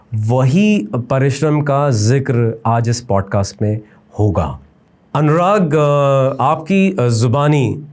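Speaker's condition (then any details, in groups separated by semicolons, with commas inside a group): No condition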